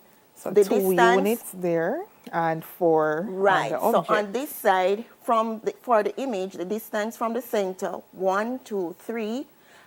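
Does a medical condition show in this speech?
No.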